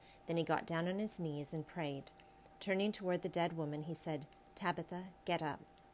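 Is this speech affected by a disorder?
No.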